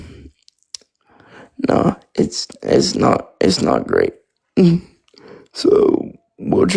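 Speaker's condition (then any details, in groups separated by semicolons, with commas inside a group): Spastic quadriplegic cerebral palsy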